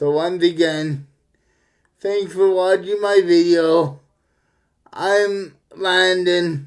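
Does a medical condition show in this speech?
Yes: cerebral palsy.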